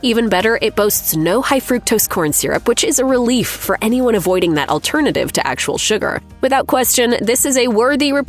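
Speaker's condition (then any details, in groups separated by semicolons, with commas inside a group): No condition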